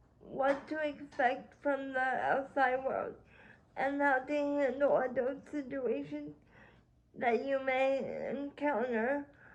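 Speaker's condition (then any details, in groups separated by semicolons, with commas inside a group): Cerebral palsy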